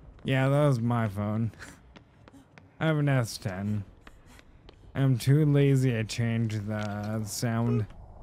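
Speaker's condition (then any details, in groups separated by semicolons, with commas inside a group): ALS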